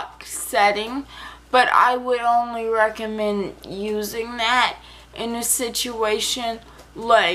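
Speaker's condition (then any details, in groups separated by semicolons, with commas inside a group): Cerebral palsy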